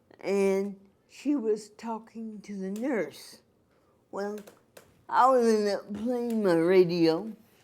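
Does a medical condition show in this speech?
Yes: cerebral palsy; from birth; voice sounds different.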